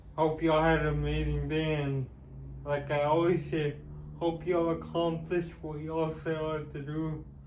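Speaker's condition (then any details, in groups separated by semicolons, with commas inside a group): Cerebral palsy; with developmental delay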